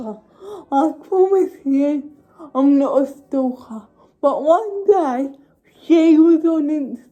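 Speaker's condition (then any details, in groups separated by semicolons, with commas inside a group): Cerebral palsy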